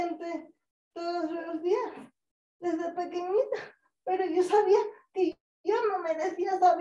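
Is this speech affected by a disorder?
Yes: cerebral palsy.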